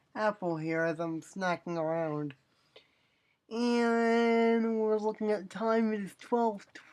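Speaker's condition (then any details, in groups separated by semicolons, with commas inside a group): Cerebral palsy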